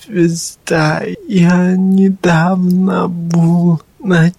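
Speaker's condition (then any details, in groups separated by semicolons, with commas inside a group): Cerebral palsy; since birth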